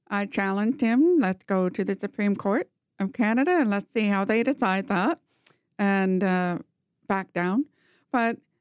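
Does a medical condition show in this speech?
Yes: profound hearing loss, congenital, bilateral; wears hearing aid in right ear, used captioning and FM receiver in law school.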